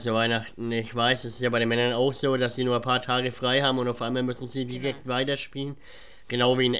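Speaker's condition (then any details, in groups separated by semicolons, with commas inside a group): Cleft palate; speech impediment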